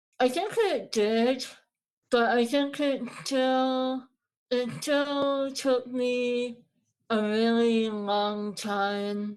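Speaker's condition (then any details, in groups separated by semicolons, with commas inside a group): Moebius syndrome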